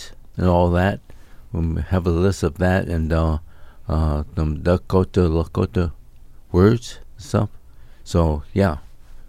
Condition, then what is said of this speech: ALS (motor neuron disease). And, you know, I get distracted by my voice sometimes, so it affects my train